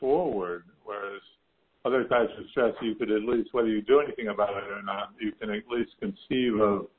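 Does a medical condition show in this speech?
Yes: Parkinson's disease; stem cell infusions in houston, infusions finished, assessment due in september.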